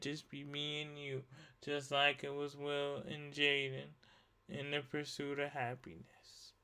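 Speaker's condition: Cerebral palsy; uses wheelchair

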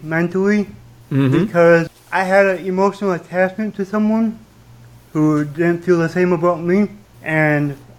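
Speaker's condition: Cerebral palsy with stutter; legs cut and twisted straighter

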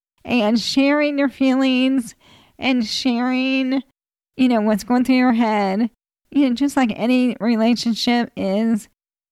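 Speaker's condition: ALS; ALS for 18 years, outliving 2 to 5 year prognosis, feeding tube placed about 5 years ago; worst atrophy in diaphragm, ventilator used all night during about 10 hours sleep; still able to swallow and eat without choking, feeding tube not yet used

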